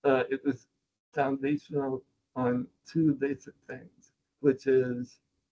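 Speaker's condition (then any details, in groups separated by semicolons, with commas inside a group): Spinal muscular atrophy, type 2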